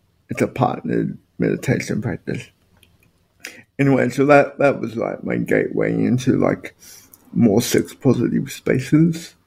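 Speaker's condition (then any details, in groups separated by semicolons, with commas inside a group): Spastic quadriplegic cerebral palsy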